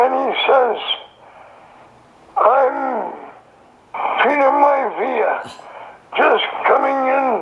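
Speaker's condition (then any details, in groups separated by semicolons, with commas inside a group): Throat cancer; survivor, radiation treatments; voice described as practically gone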